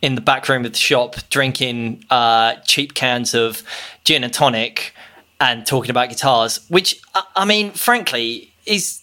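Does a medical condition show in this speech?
No.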